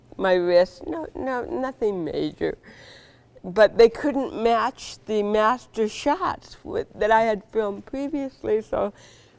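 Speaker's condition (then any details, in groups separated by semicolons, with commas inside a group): Cerebral palsy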